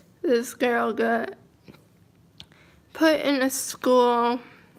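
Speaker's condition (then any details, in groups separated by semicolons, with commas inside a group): Cerebral palsy, mild; speech affected, throat tightens, needs deep breaths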